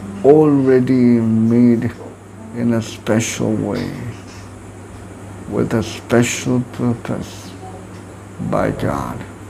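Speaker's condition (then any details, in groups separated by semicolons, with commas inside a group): Cerebral palsy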